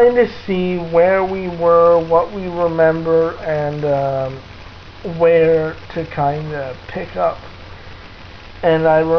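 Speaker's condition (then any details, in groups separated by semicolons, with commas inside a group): Cerebral palsy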